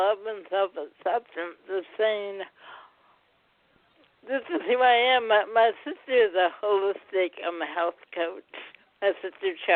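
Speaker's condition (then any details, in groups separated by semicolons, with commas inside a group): Cerebral palsy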